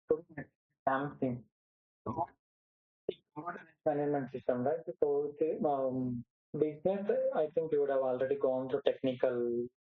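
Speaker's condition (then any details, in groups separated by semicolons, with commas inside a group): No condition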